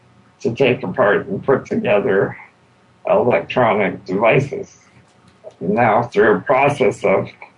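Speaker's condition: Spinal muscular atrophy; not expected to live long

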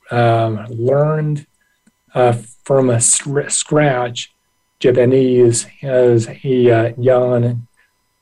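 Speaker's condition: Aphasia after stroke; rather severe stroke at 28 as first-year resident, impaired dominant right hand; 20 years post-stroke, not back to 100%, still does therapeutic activities; initially no spoken or written language, relearned speech through therapy, still struggles a little forming words

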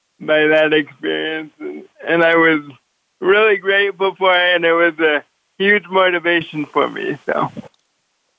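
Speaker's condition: Cerebral palsy; brain cannot reliably direct muscles, walks with walker, must consciously control every movement including holding head up

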